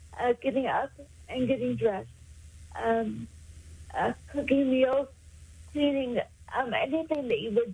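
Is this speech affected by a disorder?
Yes: cerebral palsy; congenital, born about 3 months early.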